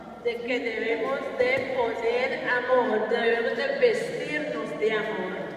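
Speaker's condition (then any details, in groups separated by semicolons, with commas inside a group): No condition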